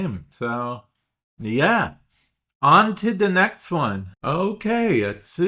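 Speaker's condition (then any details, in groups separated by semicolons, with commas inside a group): Cerebral palsy; speech intermittently affected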